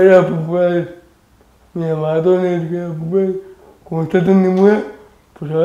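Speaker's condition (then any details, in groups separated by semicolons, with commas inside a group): Cerebral palsy; spasticity, involuntary movements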